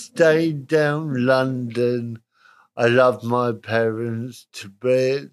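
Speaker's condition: Cerebral palsy, moderate; spastic

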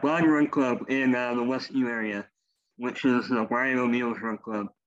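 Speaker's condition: Cleft lip and palate; congenital, former wheelchair user

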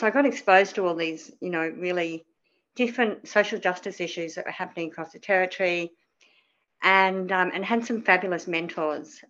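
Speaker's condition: Cleft palate; many surgeries

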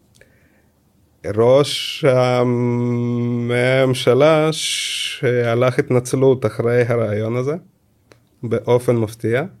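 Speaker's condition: Stuttering; word and part-word repetitions, frequent filler hesitations, takes extra time in podcast format; prolonged sounds, blocks

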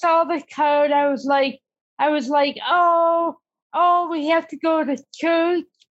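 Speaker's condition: Cerebral palsy; disability since childhood

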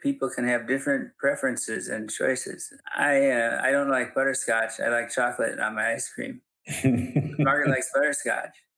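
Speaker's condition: Parkinson's; still teaching and speaking publicly

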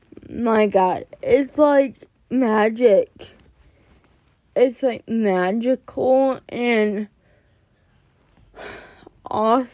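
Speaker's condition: Cerebral palsy; more jerking in class

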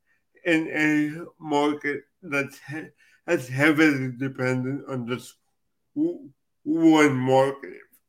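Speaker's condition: Cerebral palsy; from birth

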